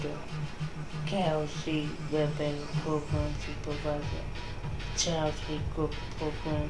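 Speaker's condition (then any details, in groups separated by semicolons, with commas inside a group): Mild cerebral palsy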